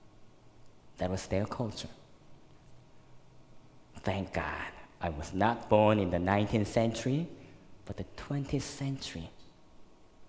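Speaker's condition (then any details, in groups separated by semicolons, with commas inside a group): Cleft lip and palate; congenital, very severe, born in Korea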